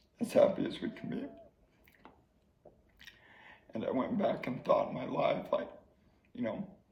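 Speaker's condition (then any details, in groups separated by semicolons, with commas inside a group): ALS; slowly progressing ALS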